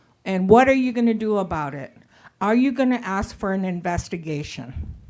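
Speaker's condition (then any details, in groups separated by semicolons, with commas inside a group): No condition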